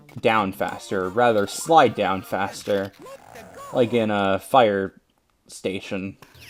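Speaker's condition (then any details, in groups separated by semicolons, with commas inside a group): No condition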